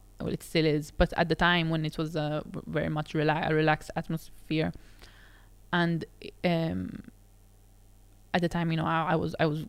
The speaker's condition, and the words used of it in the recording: Stuttering. And if I see that this other person is either not interested in what I'm saying, or is like impatient, you know, like kind of has something to do, then I'll start stammering much more.